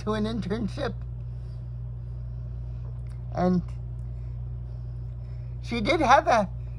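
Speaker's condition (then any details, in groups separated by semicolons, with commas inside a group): Cerebral palsy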